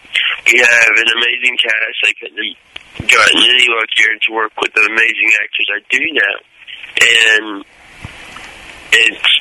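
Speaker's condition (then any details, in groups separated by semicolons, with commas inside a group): Cerebral palsy, mild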